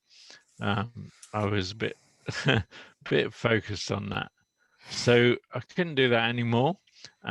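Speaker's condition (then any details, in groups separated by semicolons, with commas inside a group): Motor neuron disease; speech a little slow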